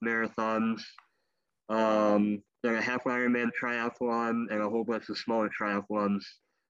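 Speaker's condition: Cleft lip and palate; former wheelchair user

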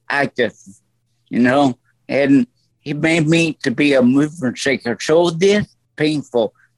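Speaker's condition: Stroke; voice altered since stroke, lasting effect

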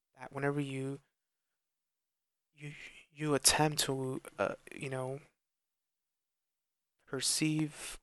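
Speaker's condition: Stuttering; long-standing stutter persisting into adulthood, oral assessment showed no tongue or face problem; past speech therapy after mentor raised speech, breathing exercises for breath support, fluency techniques; poor breath support, too little air for sounds, tenses up giving reports, stutters equally Spanish, English; repeated sounds, prolonged sounds

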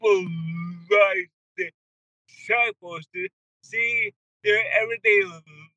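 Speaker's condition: Cerebral palsy; wheelchair user

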